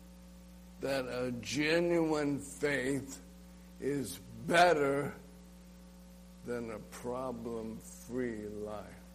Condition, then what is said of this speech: ALS (motor neuron disease). You can hear my slur.